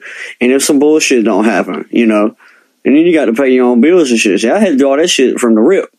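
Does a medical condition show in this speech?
Yes: cleft lip and palate; present from birth.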